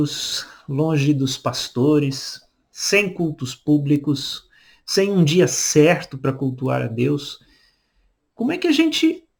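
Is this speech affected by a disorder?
No.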